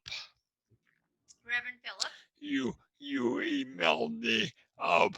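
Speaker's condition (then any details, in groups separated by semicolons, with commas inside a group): Traumatic brain injury; skull collapsed; recent injury, in recovery; could not speak after injury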